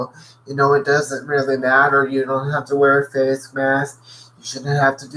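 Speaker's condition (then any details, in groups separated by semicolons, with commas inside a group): Cerebral palsy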